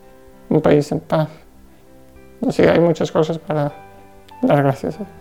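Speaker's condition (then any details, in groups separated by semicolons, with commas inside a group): Duchenne muscular dystrophy; degenerative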